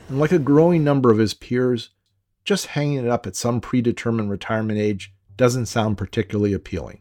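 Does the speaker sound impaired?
No.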